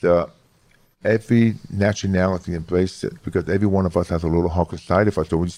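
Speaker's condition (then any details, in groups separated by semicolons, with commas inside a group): Hearing loss; about 75% hearing loss from close to birth; severe speech impediment since childhood, very monotone speech, studied phonetics for inflection, improved over years, new york accent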